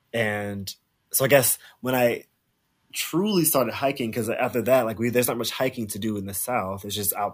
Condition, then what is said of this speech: None; typical speech.